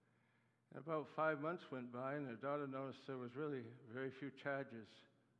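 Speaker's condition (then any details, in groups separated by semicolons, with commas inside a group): Parkinson's disease; Parkinson's attacks muscles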